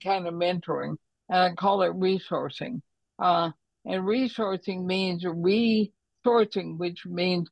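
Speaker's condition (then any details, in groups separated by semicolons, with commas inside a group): ALS; runs out of breath at times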